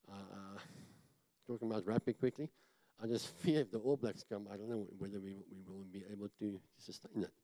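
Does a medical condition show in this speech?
Yes: cleft palate; congenital, numerous operations, upper jaw broken and pulled apart, tongue grown into palate, 1990s; talks funny, self-described.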